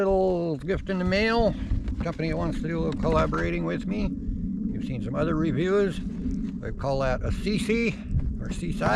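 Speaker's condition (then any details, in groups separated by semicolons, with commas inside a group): No condition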